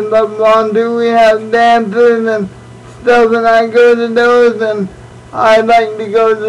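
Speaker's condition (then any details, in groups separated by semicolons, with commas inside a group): Cerebral palsy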